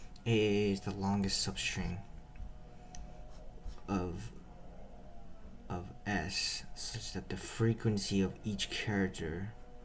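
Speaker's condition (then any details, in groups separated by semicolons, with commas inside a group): No condition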